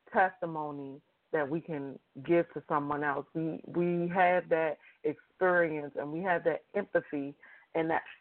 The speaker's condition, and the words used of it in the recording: No condition.